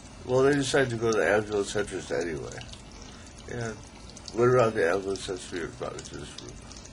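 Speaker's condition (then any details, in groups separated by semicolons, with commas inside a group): ALS; still able to talk, articulate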